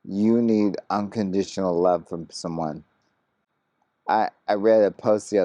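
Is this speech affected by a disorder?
Yes: ALS; progressing; very hard to talk.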